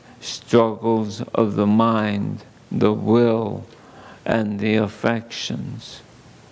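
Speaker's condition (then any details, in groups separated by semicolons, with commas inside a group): ALS; under neurologist care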